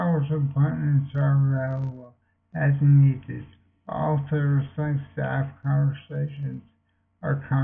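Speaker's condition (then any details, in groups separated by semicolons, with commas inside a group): Multiple sclerosis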